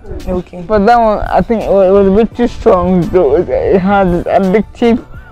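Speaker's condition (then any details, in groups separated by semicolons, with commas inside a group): Cerebral palsy; not congenital, impairs coordination, affected walking; one medication, down from five; at one point could not talk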